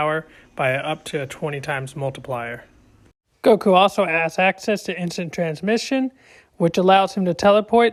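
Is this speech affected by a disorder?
No.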